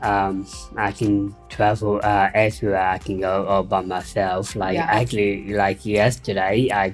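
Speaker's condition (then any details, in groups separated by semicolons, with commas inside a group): Down syndrome; intellectual disability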